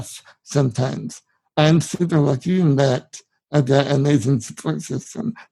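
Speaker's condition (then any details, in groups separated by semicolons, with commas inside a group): Spinal muscular atrophy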